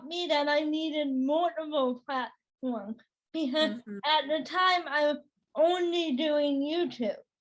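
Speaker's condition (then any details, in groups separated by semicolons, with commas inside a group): Cerebral palsy, spastic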